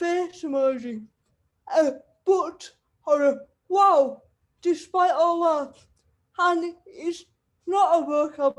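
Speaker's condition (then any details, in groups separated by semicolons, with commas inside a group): Cerebral palsy; wheelchair user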